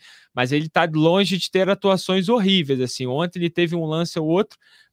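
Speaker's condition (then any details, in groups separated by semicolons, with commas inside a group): No condition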